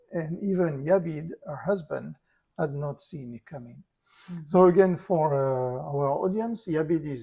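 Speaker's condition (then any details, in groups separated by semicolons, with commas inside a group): No condition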